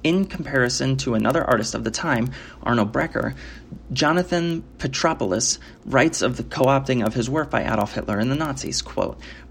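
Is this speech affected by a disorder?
No.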